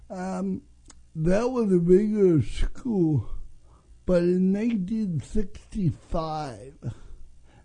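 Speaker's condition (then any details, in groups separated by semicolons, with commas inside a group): Cerebral palsy; eight years special placement therapy: walking, speaking, dressing; distinctive speech, jokingly called North Dakota accent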